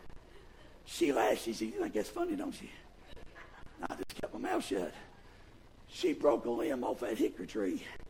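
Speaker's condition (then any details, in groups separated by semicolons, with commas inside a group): Vocal fold paralysis, bilateral; speaks with false vocal folds; Baptist Hospital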